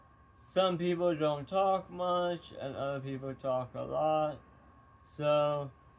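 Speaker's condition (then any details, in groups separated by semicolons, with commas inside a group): Tongue cancer surgery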